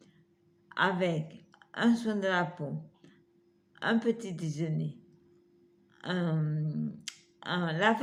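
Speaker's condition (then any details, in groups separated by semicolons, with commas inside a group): Multiple sclerosis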